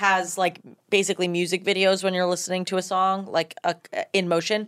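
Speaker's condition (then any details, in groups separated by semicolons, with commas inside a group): No condition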